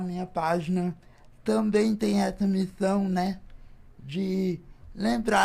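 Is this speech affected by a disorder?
Yes: cerebral palsy.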